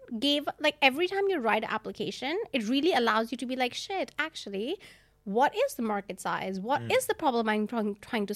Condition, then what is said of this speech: None; typical speech.